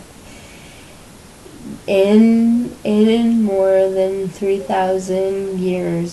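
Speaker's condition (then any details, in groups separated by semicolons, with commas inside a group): Cerebral palsy; stutter-like speech spasms from muscle spasms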